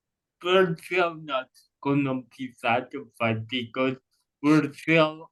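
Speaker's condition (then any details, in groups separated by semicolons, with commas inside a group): Cerebral palsy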